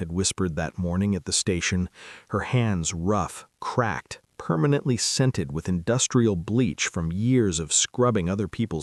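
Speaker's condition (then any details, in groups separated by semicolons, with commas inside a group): No condition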